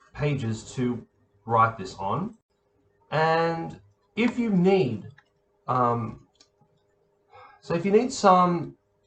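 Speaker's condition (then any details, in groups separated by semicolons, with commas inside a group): No condition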